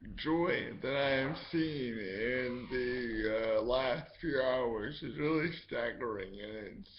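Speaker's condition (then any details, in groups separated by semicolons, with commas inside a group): Cerebral palsy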